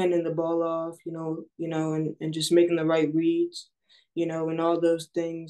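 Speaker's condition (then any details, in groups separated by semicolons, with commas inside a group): No condition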